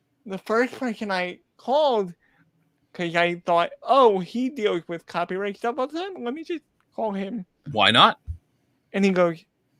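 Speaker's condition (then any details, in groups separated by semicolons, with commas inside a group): Cerebral palsy; uses a wheelchair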